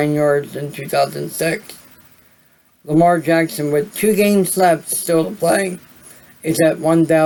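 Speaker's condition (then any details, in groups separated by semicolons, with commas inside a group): Cerebral palsy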